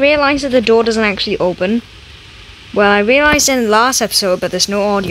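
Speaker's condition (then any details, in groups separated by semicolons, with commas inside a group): No condition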